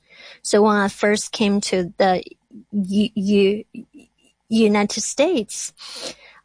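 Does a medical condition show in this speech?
Yes: stuttering; stutter since childhood in China, no school speech therapy, concealed about 30 years, later therapy with Dr. Merson, not cured; once unable to get one word out during grad class presentation; here prolonged sounds, blocks.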